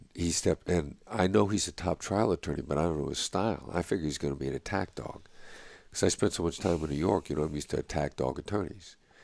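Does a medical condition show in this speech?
No.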